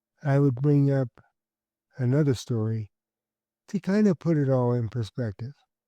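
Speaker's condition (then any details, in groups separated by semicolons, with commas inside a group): Cerebral palsy; born premature, unable to walk in early childhood; about 71 years since diagnosis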